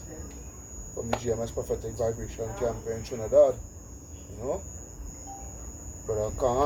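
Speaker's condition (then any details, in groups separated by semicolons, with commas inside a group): No condition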